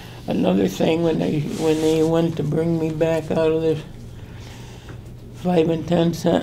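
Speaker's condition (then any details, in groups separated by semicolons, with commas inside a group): Traumatic brain injury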